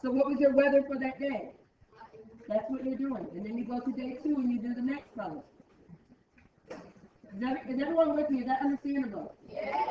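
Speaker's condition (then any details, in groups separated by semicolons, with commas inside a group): No condition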